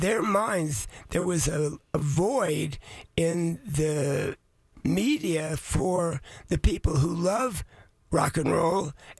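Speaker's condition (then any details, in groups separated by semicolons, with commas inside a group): Voice changed after vocal cord surgery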